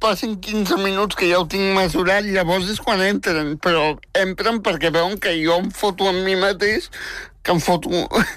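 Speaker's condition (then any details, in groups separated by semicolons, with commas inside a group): Spastic tetraplegic cerebral palsy; premature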